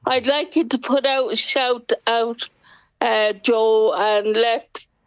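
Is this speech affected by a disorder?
Yes: cerebral palsy; cerebral palsy from birth, quadriplegia, legs fixed by surgery so don't bend, dependent on two carers and hoist; confined to bed, special hoist awaiting part or replacement from HSE, head OT exploring other options.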